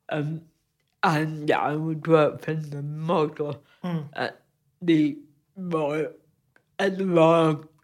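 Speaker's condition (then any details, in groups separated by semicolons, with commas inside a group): Cerebral palsy; careful movement needed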